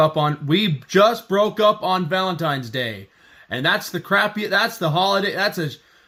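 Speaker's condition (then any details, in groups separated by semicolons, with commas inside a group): No condition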